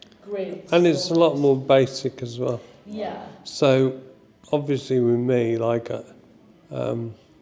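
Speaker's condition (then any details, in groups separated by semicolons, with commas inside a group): Motor neurone disease; ALS type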